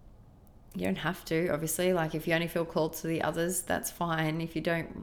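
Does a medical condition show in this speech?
No.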